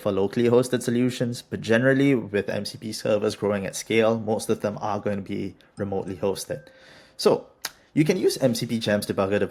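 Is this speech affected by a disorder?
No.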